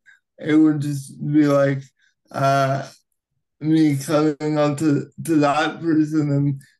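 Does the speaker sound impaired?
Yes: cerebral palsy, right-sided high tone.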